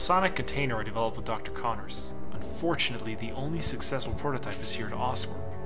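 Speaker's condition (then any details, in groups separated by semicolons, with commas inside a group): No condition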